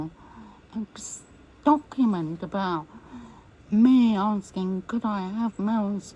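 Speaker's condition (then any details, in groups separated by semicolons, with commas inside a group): MND; voice may be difficult to understand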